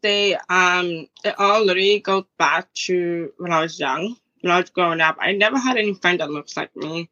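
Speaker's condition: Deafness, acquired at age 4 due to infection; difficulty with accents

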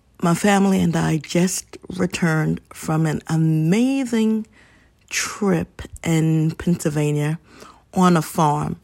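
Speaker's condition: Stuttering; traumatic brain injury survivor, gets worn out with brain overload; stumbles upon words, listeners asked to breathe and wait through stumbles; prolonged sounds, blocks

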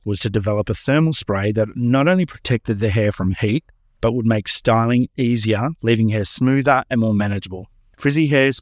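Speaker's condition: No condition

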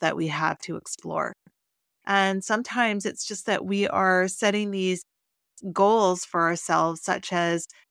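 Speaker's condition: No condition

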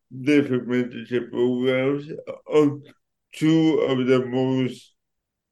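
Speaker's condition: Cerebral palsy; affects speech

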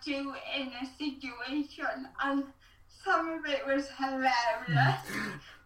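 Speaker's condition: Cerebral palsy

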